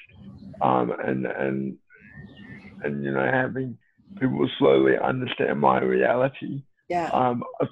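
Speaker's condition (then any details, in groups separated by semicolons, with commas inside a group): Cerebral palsy; since birth, fully reliant on electric wheelchair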